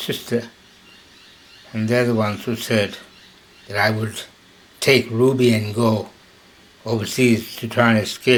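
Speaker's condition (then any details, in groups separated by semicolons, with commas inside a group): Slurred speech from poisoning; attributed to psychiatric drugs; hypersalivation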